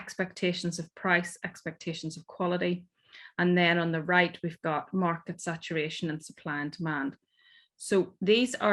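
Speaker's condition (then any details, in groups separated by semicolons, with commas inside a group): No condition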